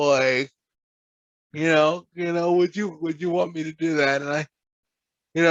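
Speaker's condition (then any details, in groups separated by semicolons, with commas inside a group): Cerebral palsy; present from birth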